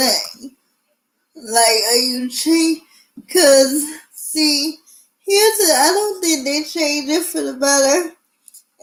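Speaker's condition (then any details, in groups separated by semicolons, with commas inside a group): Cerebral palsy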